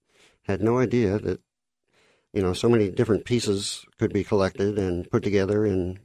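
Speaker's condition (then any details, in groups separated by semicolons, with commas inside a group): Cleft lip and palate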